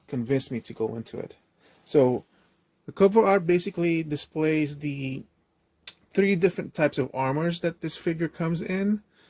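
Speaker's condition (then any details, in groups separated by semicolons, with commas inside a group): No condition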